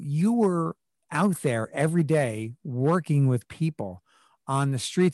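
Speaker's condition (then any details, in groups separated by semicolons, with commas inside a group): No condition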